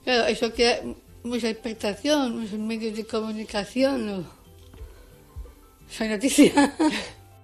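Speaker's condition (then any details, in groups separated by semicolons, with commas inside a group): Down syndrome; genetic disorder, aged 35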